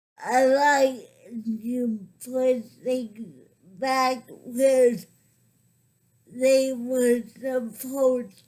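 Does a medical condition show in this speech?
Yes: cerebral palsy.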